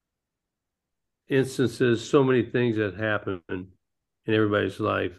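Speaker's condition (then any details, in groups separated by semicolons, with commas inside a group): Parkinson's disease; ping pong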